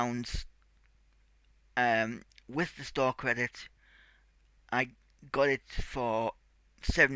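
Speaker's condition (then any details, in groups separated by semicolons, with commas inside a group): Cerebral palsy; tight muscles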